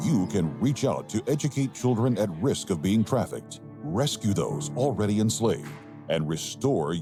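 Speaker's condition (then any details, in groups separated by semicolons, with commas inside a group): No condition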